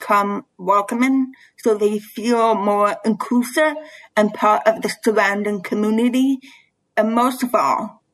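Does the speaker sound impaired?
Yes: bilateral severe to profound hearing loss; interview uses interpretation services from Karen Todd through Vancro.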